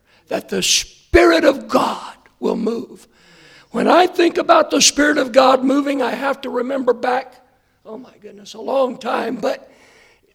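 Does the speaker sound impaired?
Yes: hoarseness after vocal cord surgery; hoarseness remains.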